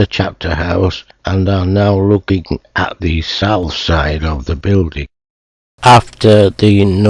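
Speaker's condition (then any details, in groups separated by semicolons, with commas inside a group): Motor neuron disease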